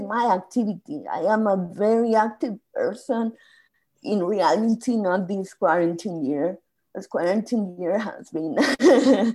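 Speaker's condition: Spasmodic dysphonia; vocal cord issue

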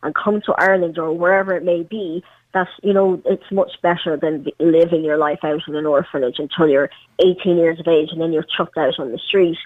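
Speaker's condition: Cleft palate; congenital, parents' Chernobyl radiation exposure, premature, over twenty surgeries, leg amputated, prosthetic limb age 12

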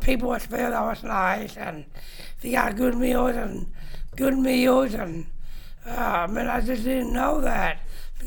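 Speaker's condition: Down syndrome; present from birth, diagnosed several hours after birth in Indianapolis; 55 years old, still takes speech therapy

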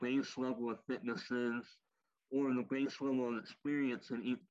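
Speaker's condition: Cleft lip and palate, popliteal pterygium syndrome; genetic disorder

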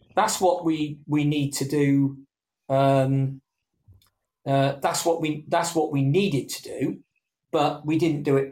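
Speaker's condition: No condition

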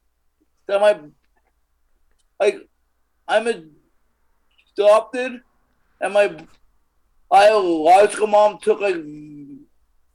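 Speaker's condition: Stutter; lifelong stutter, cause unknown, speculated prenatal Valium exposure, some fine motor, gross motor, cognitive issues; psilocybin mushrooms did not cure stutter, weed reportedly slows stutter down; blocks, gets stuck on almost any sound, fluent rapping, voice changes, louder robotic voice; repeated sounds, blocks

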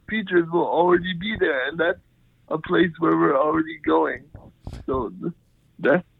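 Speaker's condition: Cerebral palsy; uses voice very well, Siri voice texting on iPhone works with practice, sometimes misrecognized words

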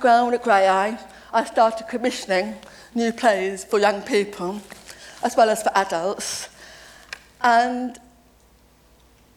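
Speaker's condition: Deafness; deaf since age seven

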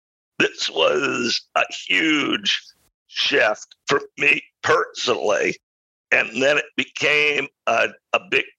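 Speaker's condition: Spasmodic dysphonia; over a decade since onset

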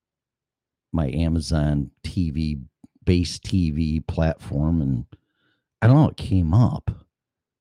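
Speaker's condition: No condition

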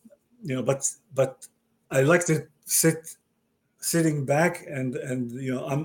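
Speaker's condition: Aphasia after stroke; aphasia caused by stroke about 30 years ago, permanent; ongoing aphasia; expresses self relatively well, unlike others who cannot, rambles off track a little

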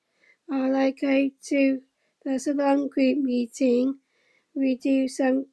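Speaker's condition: Down syndrome; since infancy, hole in heart, heart surgery at nine months, wires for heart

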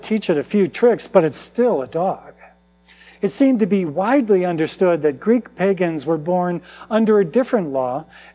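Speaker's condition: No condition

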